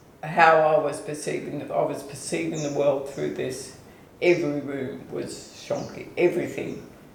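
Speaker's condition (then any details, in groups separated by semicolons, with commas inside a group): ALS/MND; progressive paralysis, prior immunoglobulin therapy, deterioration continuing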